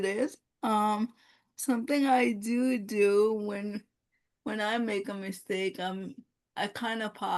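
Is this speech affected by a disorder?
Yes: cerebral palsy.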